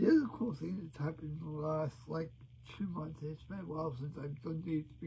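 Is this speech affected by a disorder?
Yes: cerebral palsy; present since birth.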